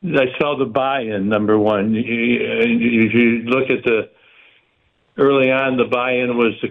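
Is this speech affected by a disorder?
Yes: Parkinson's; stays active.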